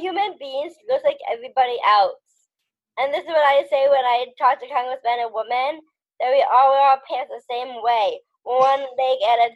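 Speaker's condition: Down syndrome

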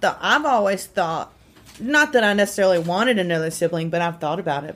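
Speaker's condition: No condition

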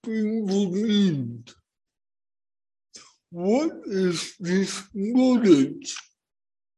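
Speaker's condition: Cerebral palsy; listeners get used to it

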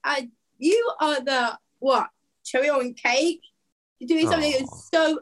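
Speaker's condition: Down syndrome; extra chromosome, 17 years old

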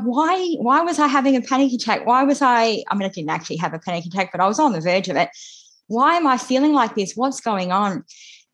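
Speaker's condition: Cleft lip and palate; speech therapy in childhood, cleft not obvious by own account

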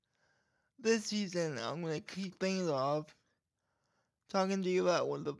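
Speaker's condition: Cerebral palsy; speech problem, voice goes in and out sometimes

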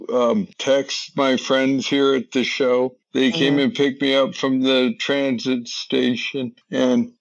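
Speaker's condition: Parkinson's disease, young-onset; diagnosed at age 35; clear on good days, slurred words when off, intelligibility varies between episodes

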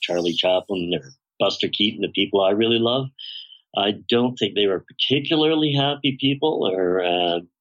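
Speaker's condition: Bilateral cleft lip and palate, severe; voice very distorted in childhood, hardly understandable, huge palate cleft, singing helped develop voice

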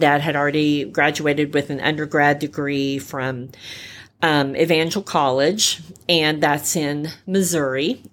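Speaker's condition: Repaired cleft palate, cleft palate without cleft lip; only one surgery lifetime

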